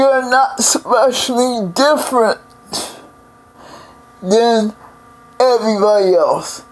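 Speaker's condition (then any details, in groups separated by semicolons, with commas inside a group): Cerebral palsy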